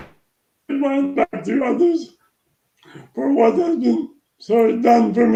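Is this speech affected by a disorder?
Yes: traumatic brain injury.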